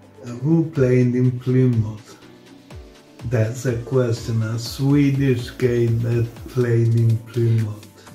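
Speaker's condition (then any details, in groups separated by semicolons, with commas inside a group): Multiple sclerosis; progressive form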